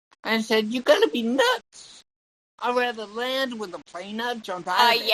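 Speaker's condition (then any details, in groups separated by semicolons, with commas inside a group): Cerebral palsy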